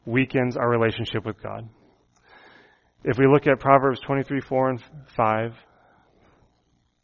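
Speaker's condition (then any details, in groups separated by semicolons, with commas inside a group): No condition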